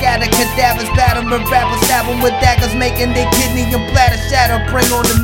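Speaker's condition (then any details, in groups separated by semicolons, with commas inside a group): No condition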